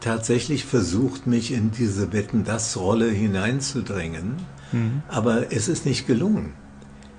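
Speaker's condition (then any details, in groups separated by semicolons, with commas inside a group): Parkinson's disease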